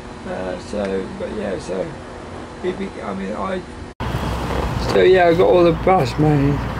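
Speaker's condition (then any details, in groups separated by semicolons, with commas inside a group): Motor neurone disease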